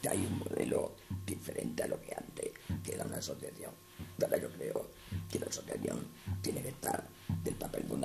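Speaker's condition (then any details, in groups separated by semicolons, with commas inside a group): Total laryngectomy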